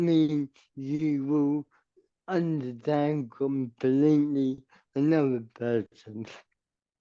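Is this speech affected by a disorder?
Yes: cerebral palsy; permanent wheelchair user.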